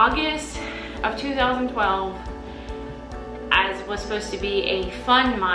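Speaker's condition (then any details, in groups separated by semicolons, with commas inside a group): No condition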